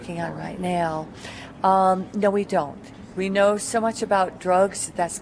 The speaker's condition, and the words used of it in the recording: No condition.